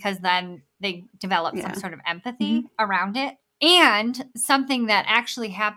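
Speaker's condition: Bilateral cleft lip and palate; congenital

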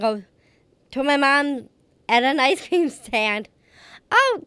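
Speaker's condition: Down syndrome; age 31

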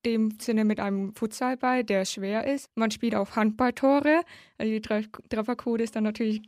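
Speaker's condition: Hard of hearing since birth; congenital severe hearing loss, left cochlear implant since age nine

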